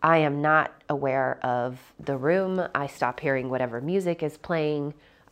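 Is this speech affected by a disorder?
No.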